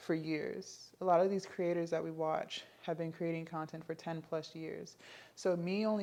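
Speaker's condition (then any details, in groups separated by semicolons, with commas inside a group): No condition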